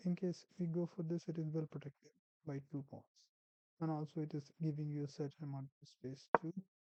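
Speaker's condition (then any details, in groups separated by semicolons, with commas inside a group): No condition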